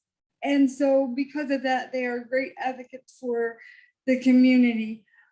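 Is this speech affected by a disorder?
Yes: cerebral palsy; from birth, wheelchair user.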